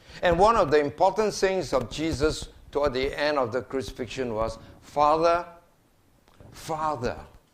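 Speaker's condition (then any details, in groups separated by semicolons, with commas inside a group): No condition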